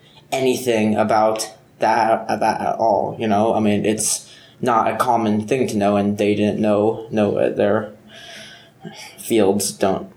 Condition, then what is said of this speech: Stuttering. But I think public speaking would be something that I would be working on right now.